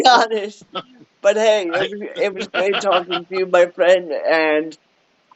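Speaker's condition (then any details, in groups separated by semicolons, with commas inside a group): Cerebral palsy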